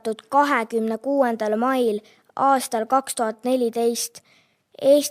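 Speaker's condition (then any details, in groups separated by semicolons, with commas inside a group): No condition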